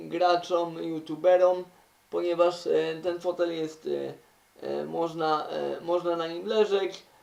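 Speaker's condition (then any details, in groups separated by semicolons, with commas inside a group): Cerebral palsy; uses wheelchair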